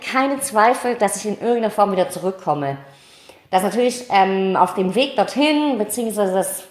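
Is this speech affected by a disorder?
Yes: cleft palate, mild.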